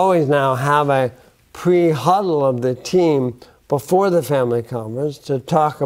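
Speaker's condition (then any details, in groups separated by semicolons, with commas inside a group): Bulbar onset ALS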